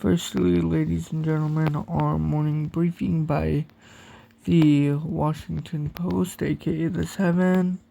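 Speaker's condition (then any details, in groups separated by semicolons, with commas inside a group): Cerebral palsy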